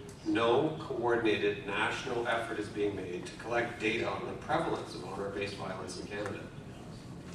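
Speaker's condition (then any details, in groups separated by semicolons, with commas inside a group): No condition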